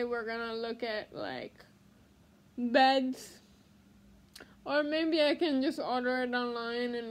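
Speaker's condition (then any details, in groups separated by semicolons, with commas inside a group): Cerebral palsy; spasticity, baclofen pump; baclofen pump refilled regularly, spasticity worsening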